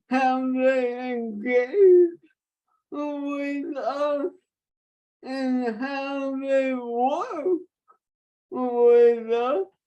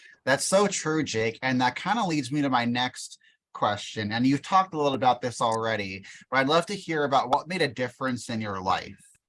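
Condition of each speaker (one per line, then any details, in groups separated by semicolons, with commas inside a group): Traumatic brain injury; acquired, caused by accident
No condition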